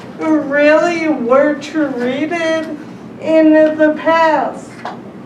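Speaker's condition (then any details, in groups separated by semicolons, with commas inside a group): Traumatic brain injury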